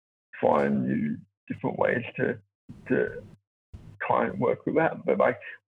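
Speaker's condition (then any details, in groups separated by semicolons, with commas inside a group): Cerebral palsy; brain injury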